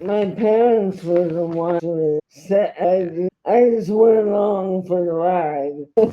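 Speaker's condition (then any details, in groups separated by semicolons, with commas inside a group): Traumatic brain injury; tongue paralyzed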